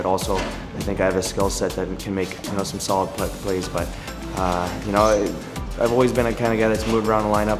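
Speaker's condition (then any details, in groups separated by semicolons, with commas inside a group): No condition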